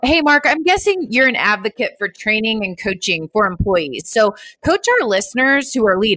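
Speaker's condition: No condition

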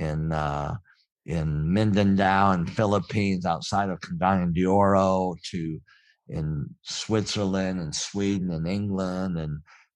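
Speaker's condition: Cleft palate; congenital cleft palate

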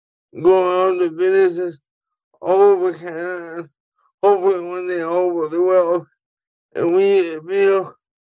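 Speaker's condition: Cerebral palsy; mental capability unaffected

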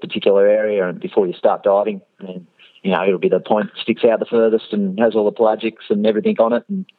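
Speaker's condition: No condition

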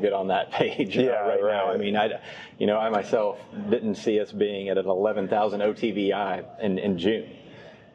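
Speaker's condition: No condition

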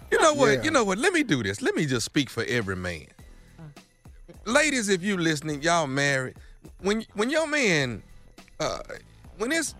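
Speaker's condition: No condition

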